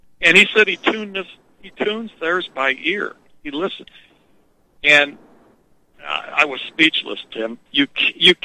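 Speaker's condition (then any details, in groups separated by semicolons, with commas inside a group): No condition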